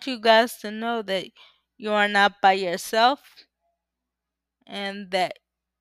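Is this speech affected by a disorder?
Yes: cerebral palsy; uses power wheelchair.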